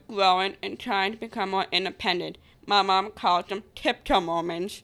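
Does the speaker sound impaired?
Yes: Down syndrome; reads prepared pro-life speech aloud on podcast.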